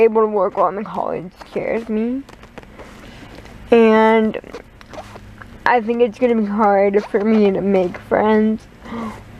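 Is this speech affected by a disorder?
Yes: cerebral palsy, dystonic hemiplegia.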